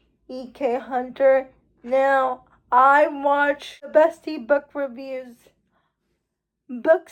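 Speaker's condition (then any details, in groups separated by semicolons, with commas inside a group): Cerebral palsy; uses wheelchair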